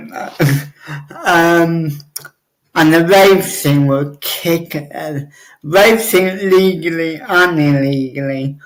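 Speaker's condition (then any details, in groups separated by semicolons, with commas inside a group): Cerebral palsy; obvious speech impediment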